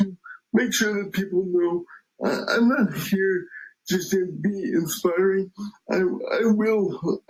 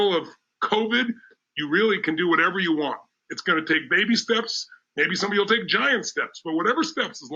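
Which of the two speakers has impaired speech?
The first: cerebral palsy; power wheelchair user.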